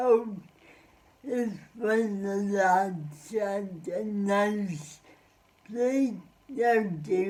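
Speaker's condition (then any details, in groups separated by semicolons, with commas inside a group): Cerebral palsy; spastic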